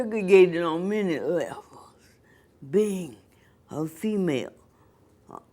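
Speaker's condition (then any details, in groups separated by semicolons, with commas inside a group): Cerebral palsy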